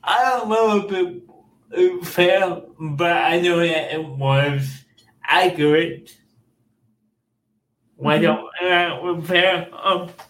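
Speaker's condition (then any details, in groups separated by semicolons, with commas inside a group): Cerebral palsy; affects motor skills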